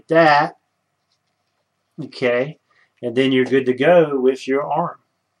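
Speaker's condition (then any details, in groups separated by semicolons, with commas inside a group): No condition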